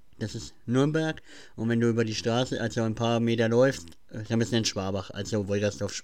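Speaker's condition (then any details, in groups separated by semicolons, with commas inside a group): Cleft palate; listeners messaged that he cannot be understood, mimicked and mocked when reading aloud at school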